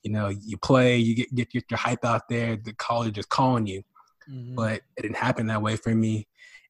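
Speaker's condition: Stutter and lisp; self-practiced slower speech and clearer enunciation; stuttered on first podcast episode, works on talking slower and enunciating; repeated sounds, repeated words

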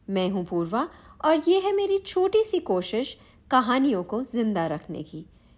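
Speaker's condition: No condition

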